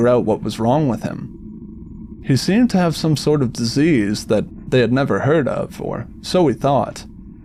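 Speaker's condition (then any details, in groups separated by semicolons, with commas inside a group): No condition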